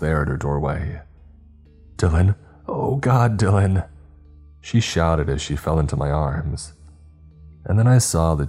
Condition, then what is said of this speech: No condition.